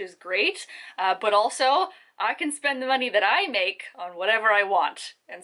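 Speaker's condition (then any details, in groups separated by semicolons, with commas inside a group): No condition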